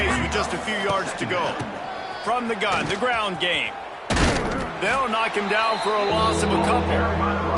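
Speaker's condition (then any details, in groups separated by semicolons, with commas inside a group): No condition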